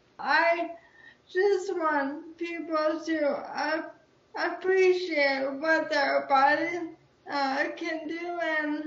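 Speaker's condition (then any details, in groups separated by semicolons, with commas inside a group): ALS; diagnosed at age 33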